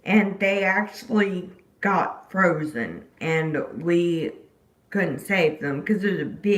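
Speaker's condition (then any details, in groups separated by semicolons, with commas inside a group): Disability causing slurred speech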